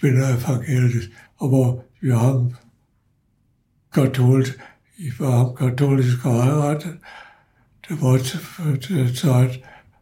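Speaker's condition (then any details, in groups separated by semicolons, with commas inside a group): Parkinson's disease; fingers cramp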